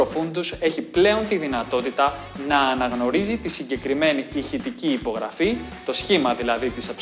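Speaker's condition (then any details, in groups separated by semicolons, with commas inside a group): No condition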